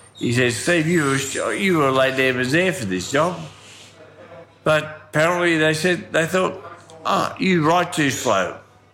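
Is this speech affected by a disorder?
Yes: ataxia from brain damage; acquired cerebellar brain damage at university, pelvic fractures, internal injuries, 2 years hospital, rehab, physio, speech therapy; unsteady walking, shakes when walking; slurred voice, often taken for drunk.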